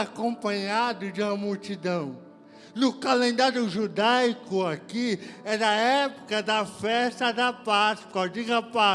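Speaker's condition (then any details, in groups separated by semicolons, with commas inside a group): Cerebral palsy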